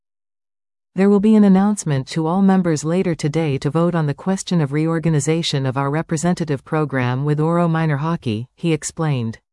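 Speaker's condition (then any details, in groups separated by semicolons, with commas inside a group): No condition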